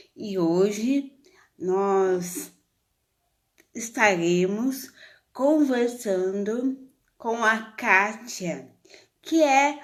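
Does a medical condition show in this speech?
Yes: cerebral palsy; present since birth, uses wheelchair.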